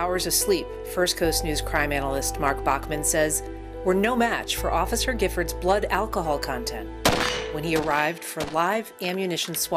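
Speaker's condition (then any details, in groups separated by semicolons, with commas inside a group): No condition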